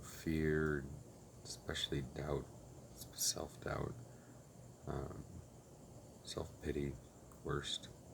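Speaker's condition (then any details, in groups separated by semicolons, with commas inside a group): No condition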